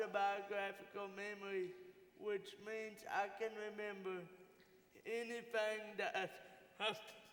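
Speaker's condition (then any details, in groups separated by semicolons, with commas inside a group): Cerebral palsy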